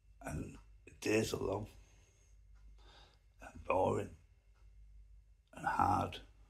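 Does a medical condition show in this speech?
Yes: myasthenia gravis.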